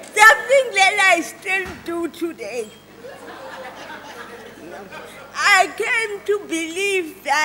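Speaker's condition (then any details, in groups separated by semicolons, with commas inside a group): Cerebral palsy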